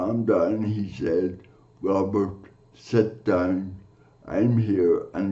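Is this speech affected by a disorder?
Yes: cerebral palsy; from birth.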